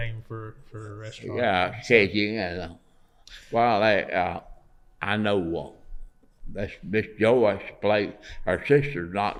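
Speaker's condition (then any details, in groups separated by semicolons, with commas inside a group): Parkinson's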